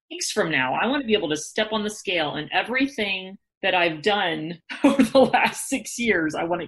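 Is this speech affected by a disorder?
No.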